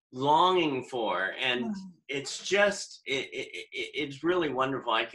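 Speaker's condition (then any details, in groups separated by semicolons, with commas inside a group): No condition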